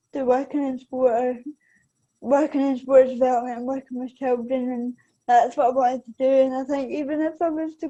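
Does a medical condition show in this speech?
Yes: cerebral palsy; affects balance.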